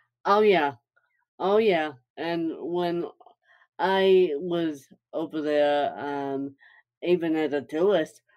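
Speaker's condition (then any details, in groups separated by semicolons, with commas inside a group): Cerebral palsy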